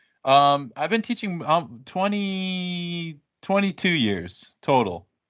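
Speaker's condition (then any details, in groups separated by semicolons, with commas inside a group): No condition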